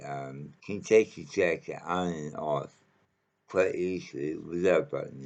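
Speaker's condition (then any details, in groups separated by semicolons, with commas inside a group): Mouth cancer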